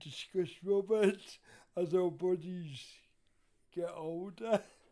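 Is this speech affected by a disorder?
Yes: cerebral palsy; wheelchair user.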